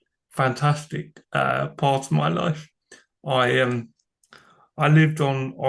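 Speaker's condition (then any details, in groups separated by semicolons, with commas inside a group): Cerebral palsy; from birth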